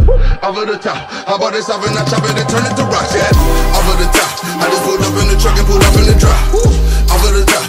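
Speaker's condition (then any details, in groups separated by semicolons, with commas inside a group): No condition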